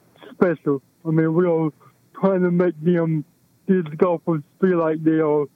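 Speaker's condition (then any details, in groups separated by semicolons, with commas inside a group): Cerebral palsy; affecting movement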